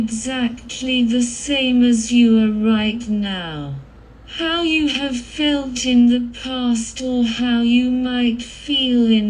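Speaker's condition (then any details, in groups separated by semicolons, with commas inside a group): Cerebral palsy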